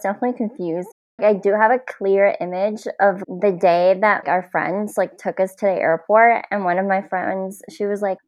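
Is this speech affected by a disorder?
Yes: cleft palate; nose and teeth since childhood.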